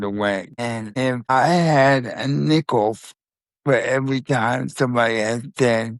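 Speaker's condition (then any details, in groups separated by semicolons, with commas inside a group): Spastic quadriplegic cerebral palsy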